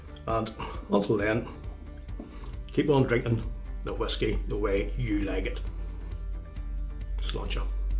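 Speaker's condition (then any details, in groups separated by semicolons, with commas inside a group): No condition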